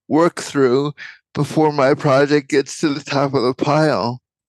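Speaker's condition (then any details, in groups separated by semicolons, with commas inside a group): Cerebral palsy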